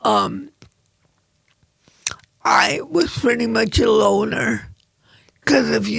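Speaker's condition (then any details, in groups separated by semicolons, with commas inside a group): Cerebral palsy; oxygen deprivation at birth, resuscitated at birth; about 73, vocal cords atrophied, gel then fat vocal cord injections; talked at four, drools slightly, voice worse after injection, lost projection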